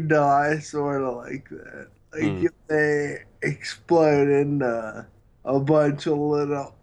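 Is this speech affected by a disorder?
Yes: Friedreich's ataxia; degenerative neurological disease, diagnosed around age 16, affects balance, coordination and heart, no cure or treatments.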